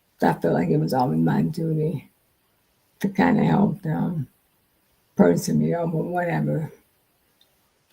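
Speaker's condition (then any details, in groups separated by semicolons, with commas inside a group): Multiple sclerosis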